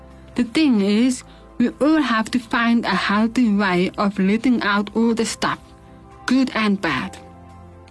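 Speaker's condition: Hearing loss with cochlear implants, 97% hearing loss, severe; learned early to speak like hearing person, mother bonita drew out language, not natural

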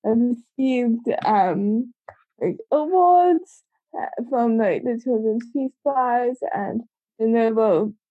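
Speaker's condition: Cerebral palsy; congenital

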